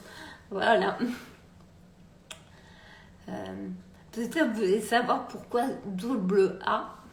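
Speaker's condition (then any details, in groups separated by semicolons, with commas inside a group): Multiple sclerosis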